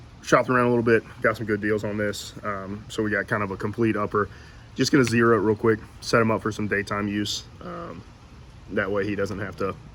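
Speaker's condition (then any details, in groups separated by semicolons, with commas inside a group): No condition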